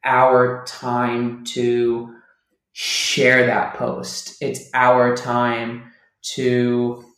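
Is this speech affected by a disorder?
Yes: stuttering; not caused by nervousness; stutters openly; learning to let it out; here prolonged sounds, blocks.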